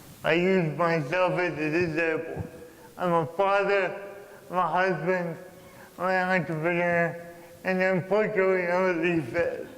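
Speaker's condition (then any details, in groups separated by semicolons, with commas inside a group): Cerebral palsy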